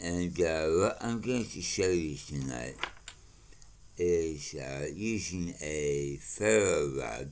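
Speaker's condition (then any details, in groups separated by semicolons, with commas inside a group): Mouth cancer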